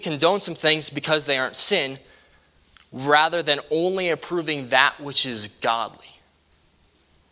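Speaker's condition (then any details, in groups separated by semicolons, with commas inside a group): No condition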